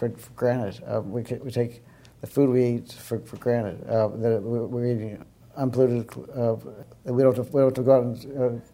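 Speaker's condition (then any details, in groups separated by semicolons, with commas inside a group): Parkinson's disease; long-standing, wife Angela as care partner; on medication, mornings hard when medication not working, struggles getting out of bed, opening bottles; frequent word and phrase repetitions, many fillers, restarted phrases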